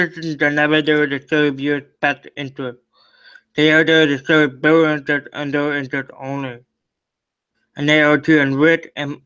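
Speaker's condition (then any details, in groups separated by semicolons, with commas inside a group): Cerebral palsy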